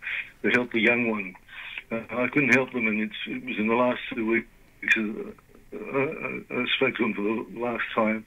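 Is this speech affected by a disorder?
Yes: Parkinson's disease; can't do much more.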